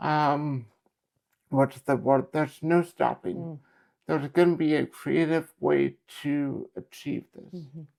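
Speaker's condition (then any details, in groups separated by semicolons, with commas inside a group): Cerebral palsy; affects speech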